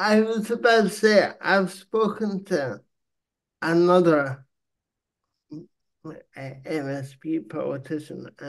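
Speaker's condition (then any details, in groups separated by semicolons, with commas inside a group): Cerebral palsy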